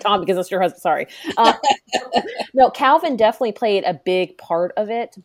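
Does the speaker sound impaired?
No.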